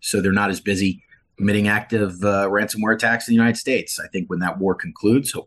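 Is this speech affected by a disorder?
No.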